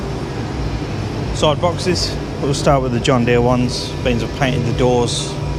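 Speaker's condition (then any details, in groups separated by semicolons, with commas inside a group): No condition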